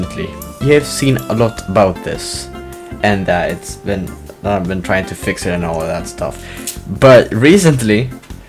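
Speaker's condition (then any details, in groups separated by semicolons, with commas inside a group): No condition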